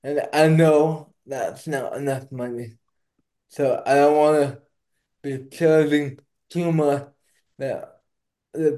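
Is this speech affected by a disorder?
Yes: cerebral palsy; diagnosed at two months old, caused by cardiac arrest, heart stopped twice, physical therapy when younger; not slurred, per host.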